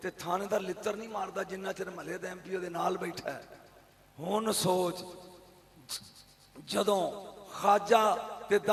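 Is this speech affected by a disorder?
No.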